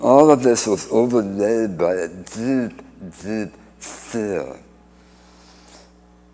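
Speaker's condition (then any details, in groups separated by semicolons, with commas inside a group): Speech impediment after cancer surgery; speech impediment from reconstructed tongue tied to mouth floor, no speech with tracheostomy after surgery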